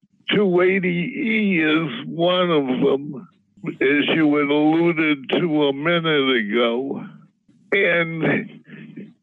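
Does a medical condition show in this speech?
Yes: Parkinson's disease; diagnosis led to medicinal cannabis use; medical cannabis for Parkinson's symptoms.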